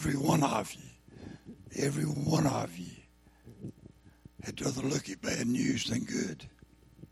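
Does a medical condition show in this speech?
Yes: throat cancer, lost vocal cord.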